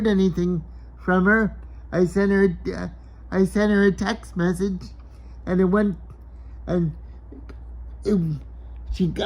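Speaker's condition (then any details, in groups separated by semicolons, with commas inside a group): Cerebral palsy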